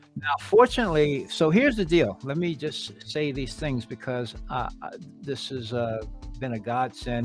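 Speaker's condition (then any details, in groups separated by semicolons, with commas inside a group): No condition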